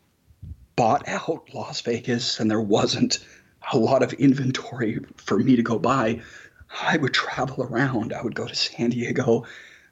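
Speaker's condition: Spasmodic dysphonia; progressively worse over following year

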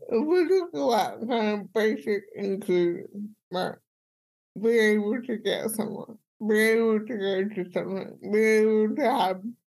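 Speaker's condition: Cerebral palsy; speech impediment

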